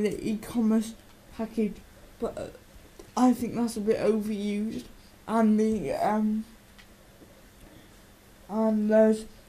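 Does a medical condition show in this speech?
Yes: cerebral palsy.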